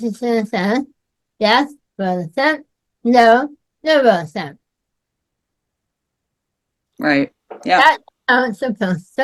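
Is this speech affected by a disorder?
Yes: myasthenia gravis.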